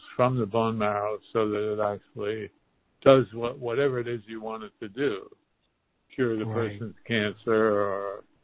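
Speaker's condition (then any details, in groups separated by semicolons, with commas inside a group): Parkinson's; infusions finished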